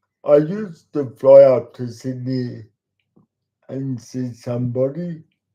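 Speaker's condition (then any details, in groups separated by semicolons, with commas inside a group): Cerebral palsy; talks slowly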